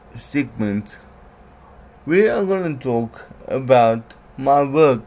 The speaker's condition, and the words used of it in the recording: Cerebral palsy. So when my mouth gets tired of speaking, there is some words that I can't pronounce.